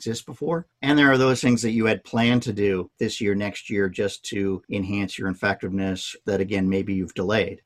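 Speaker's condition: No condition

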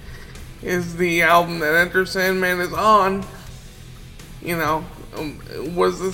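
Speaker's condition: Cerebral palsy; wheelchair user

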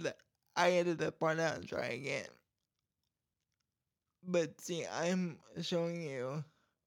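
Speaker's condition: Cerebral palsy; voice goes in and out, some parts edited out and retried

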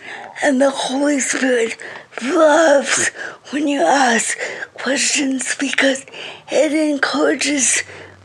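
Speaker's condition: Cerebral palsy; speech affected, reading very slow

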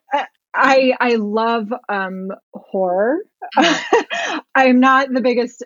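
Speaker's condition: No condition

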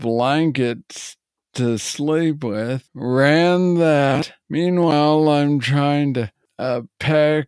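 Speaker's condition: Parkinson's disease; young onset

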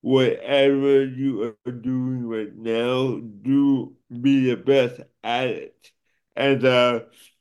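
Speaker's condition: Cerebral palsy; affects speech and motor skills

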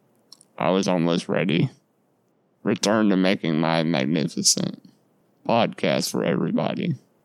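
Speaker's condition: Duchenne muscular dystrophy; lifelong

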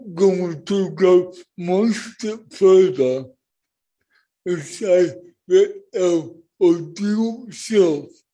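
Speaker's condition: Cerebral palsy; born not breathing

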